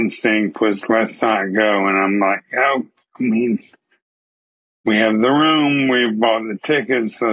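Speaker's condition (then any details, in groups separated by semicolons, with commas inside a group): ALS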